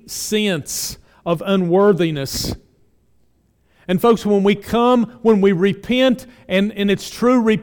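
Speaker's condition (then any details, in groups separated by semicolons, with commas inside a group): No condition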